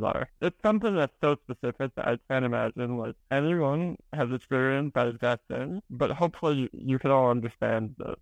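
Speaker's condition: Spinal muscular atrophy

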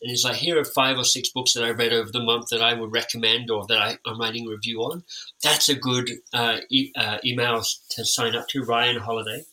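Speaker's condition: Cleft lip and palate; orthodontic treatment

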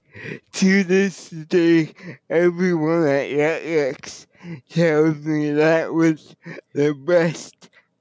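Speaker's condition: Cerebral palsy; others worried listeners would not understand

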